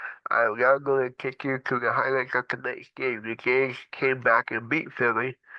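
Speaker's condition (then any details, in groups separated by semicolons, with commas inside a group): Cerebral palsy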